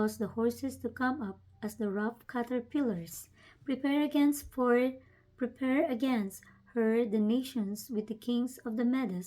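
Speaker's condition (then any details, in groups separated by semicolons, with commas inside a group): No condition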